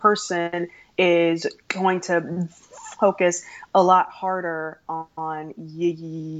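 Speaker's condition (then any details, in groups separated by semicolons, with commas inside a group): Stuttering; stuttering since around age 3, past speech therapy, largely stopped talking for about 5 years; formerly hid stuttering by switching words, deep breaths, fillers like ums and ahs, avoided talking; repeated sounds, prolonged sounds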